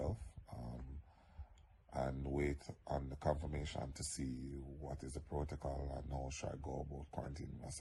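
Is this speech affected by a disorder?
No.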